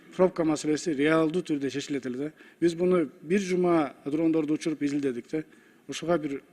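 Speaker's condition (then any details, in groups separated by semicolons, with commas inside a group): No condition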